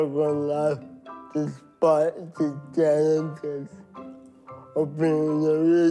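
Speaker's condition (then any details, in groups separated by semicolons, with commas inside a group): Cerebral palsy; speech comes out differently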